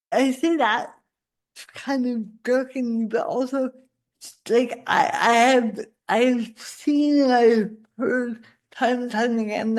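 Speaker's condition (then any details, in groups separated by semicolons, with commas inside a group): Cerebral palsy; spasticity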